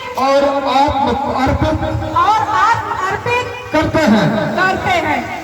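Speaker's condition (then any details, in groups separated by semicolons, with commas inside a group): No condition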